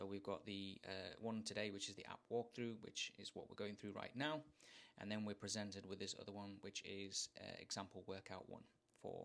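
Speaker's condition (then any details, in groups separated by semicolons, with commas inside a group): No condition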